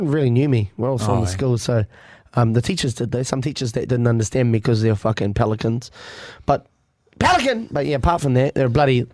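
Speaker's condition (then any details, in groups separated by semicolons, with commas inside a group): Tourette's; Tourette's since school years; making tic noises during recording, distracting to co-host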